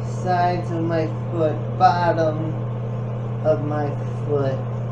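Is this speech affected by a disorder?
Yes: cerebral palsy; affects feet and gait.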